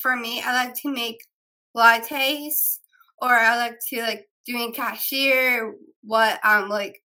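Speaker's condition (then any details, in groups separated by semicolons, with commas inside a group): Down syndrome; three copies of 21st chromosome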